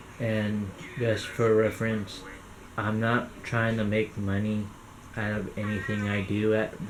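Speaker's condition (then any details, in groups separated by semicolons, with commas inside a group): Cerebral palsy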